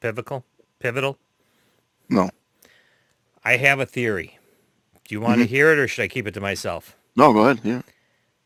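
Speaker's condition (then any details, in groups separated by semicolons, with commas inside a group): No condition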